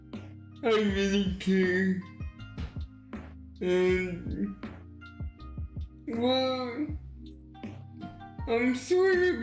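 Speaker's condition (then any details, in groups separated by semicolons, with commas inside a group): Cerebral palsy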